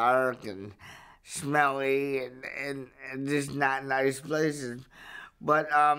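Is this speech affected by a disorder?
Yes: cerebral palsy; verbal, able to speak up.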